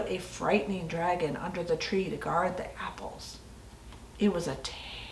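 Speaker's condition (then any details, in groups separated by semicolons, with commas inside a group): No condition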